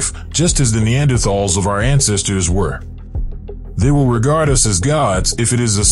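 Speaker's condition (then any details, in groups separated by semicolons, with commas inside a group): No condition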